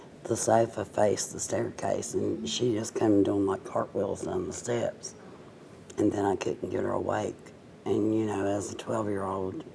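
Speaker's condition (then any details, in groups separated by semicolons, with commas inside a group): Cerebral palsy, mild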